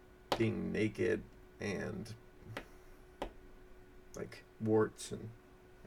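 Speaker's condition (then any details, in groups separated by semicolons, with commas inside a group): No condition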